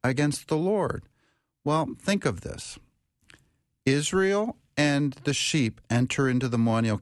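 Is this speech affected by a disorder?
No.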